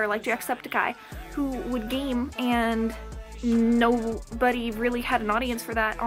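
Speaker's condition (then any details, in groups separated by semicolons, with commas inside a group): No condition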